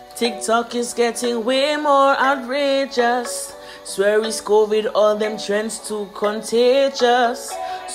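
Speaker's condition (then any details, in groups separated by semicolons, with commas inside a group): No condition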